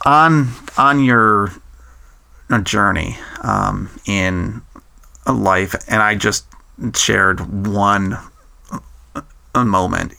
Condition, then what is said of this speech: Stuttering. So in this podcast, you will hear me stutter in all kinds of ways.